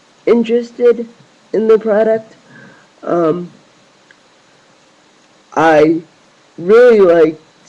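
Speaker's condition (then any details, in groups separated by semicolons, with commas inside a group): Cerebral palsy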